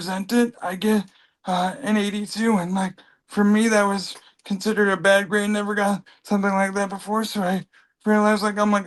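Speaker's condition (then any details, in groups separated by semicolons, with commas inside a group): Cerebral palsy; from birth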